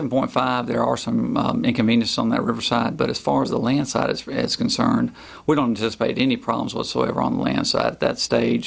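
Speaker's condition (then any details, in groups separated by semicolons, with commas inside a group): No condition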